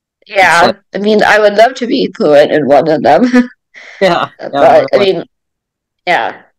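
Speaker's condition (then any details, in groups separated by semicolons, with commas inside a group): Mild cerebral palsy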